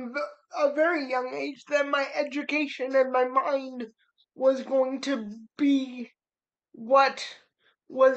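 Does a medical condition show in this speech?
Yes: cerebral palsy; spastic.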